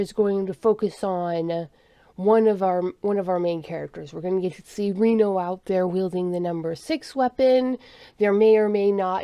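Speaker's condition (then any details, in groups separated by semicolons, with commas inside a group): No condition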